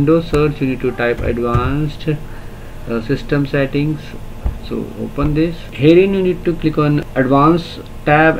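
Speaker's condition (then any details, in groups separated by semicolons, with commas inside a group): No condition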